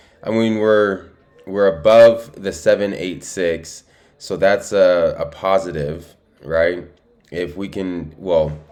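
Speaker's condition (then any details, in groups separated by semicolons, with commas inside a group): No condition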